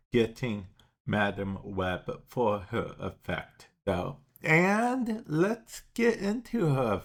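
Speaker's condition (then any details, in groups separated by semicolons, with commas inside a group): Cerebral palsy; speech intermittently affected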